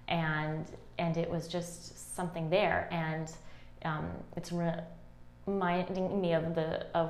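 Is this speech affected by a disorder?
Yes: stutter; stutter since around age 3-4, scoliosis with 45 degree curve, spinal surgery at age 12; stutter expected to show during recording; fluent alone, stutters when others present, less when deeply absorbed, covertly switches words last second; here prolonged sounds, blocks.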